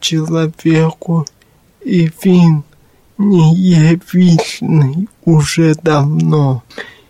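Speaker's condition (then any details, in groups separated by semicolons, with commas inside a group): Cerebral palsy; since birth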